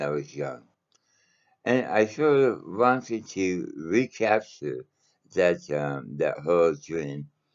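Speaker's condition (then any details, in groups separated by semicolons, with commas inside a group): Mouth cancer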